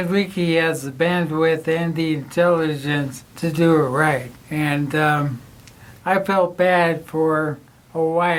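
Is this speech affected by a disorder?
Yes: ALS; voice gone, dysarthria.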